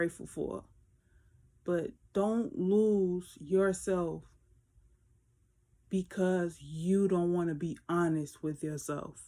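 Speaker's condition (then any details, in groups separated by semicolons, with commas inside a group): No condition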